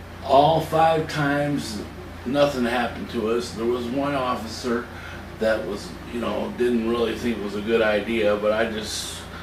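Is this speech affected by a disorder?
Yes: cerebral palsy; from birth, spasticity.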